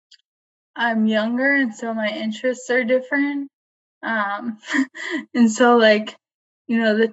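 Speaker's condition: ALS, limb onset; voice banking

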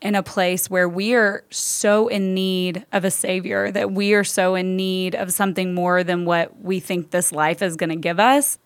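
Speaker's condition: No condition

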